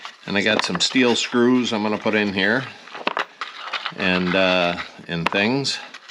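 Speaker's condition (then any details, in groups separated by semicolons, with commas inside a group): No condition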